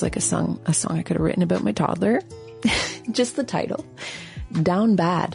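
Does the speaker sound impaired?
No.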